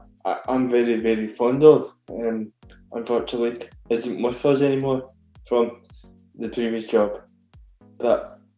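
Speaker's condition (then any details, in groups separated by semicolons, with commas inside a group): Cerebral palsy; very rigid body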